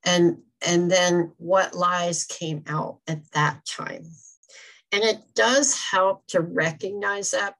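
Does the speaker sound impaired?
Yes: cleft palate; congenital, extremely severe.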